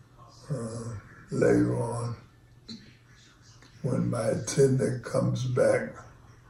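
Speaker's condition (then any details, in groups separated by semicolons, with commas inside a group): ALS; onset left foot drop, then left leg weakness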